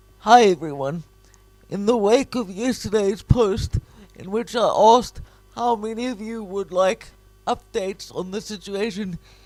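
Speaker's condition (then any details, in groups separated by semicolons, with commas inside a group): Cerebral palsy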